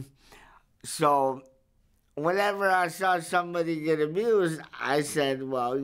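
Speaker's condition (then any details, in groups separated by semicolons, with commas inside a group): Cerebral palsy; verbal, able to speak up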